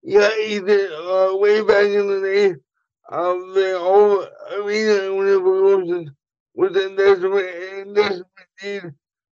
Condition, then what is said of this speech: Cerebral palsy. I have CP. It affects my motor skills and my voice once in a while.